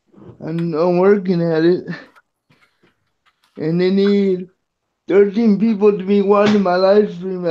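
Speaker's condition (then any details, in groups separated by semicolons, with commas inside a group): Cerebral palsy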